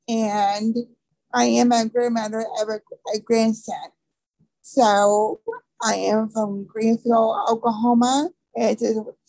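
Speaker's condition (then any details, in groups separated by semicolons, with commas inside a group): Cerebral palsy; from birth, birth defect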